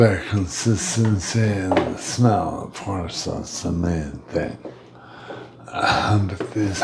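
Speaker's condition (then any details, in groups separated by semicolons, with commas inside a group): Brain injury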